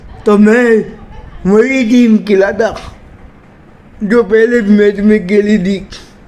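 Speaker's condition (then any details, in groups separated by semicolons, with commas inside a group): Cerebral palsy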